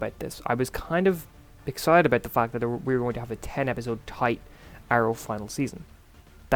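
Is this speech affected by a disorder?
No.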